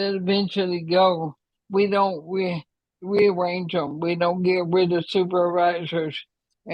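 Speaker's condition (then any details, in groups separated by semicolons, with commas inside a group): ALS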